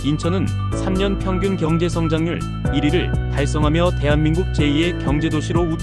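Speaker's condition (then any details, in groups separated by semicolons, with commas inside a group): No condition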